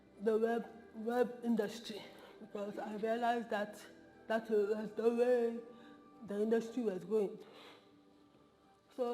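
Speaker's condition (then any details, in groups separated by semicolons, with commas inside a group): Cerebral palsy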